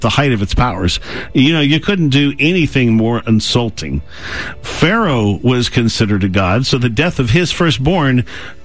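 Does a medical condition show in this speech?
No.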